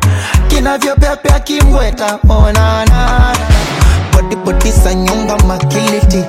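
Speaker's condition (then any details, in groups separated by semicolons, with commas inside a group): No condition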